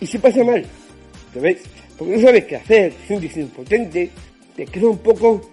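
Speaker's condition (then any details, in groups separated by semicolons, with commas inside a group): Down syndrome; genetic disorder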